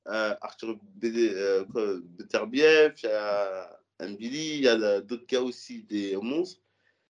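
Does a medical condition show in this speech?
Yes: stuttering; never a problem for him, volunteers to speak to media; occasional stutter audible during interview; occasional mild stutter; here repeated sounds, prolonged sounds.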